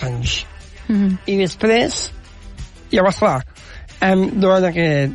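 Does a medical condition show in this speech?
Yes: Down syndrome; genetic condition, learned of it gradually from parents in childhood; adult; speaks confidently on radio and in public, communicates ideas well, less nervous than many guests.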